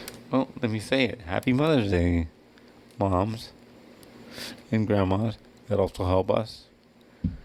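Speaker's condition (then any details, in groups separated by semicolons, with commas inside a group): Cerebral palsy; wheelchair user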